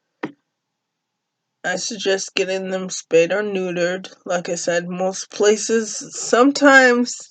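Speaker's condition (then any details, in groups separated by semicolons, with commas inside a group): Cerebral palsy; uses a cane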